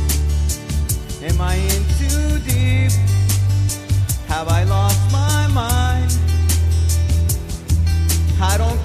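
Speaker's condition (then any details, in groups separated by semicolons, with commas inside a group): No condition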